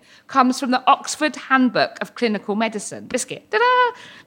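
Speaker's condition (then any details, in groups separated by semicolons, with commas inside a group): Tourette syndrome; tics since childhood, diagnosed in 20s, wheelchair user, seizure-like ticking fits several daily, support worker; frequent vocal and motor tics throughout talk; involuntary vocal tics, hedgehog, cats, random phrases, obscene tics, speech control lost during fits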